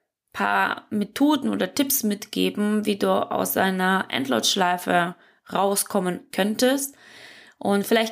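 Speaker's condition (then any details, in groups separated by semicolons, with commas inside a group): No condition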